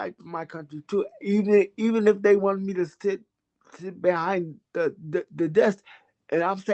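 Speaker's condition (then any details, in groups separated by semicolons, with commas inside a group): Cerebral palsy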